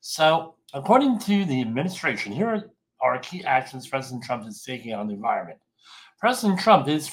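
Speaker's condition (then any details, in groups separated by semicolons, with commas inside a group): Bilateral cleft lip and palate; from birth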